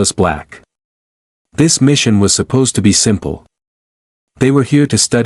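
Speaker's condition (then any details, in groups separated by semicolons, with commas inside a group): No condition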